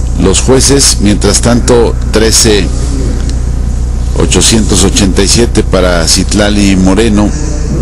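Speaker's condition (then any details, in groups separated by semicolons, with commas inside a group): No condition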